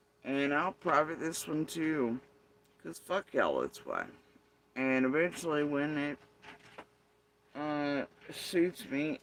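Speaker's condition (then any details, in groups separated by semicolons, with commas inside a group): Facial paralysis after surgery; tongue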